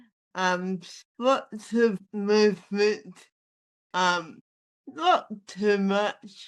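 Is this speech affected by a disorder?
Yes: athetoid spastic cerebral palsy.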